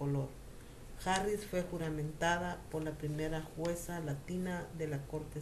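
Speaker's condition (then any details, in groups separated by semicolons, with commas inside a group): No condition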